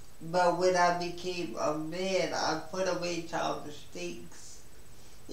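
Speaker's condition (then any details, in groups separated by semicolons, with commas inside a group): Spastic cerebral palsy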